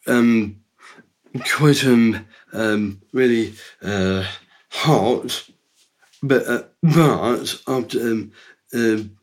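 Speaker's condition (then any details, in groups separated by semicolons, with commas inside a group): Down syndrome; from birth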